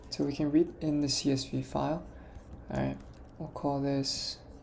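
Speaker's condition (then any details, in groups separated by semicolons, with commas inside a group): No condition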